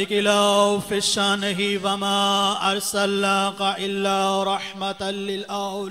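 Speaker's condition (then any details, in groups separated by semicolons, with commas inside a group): No condition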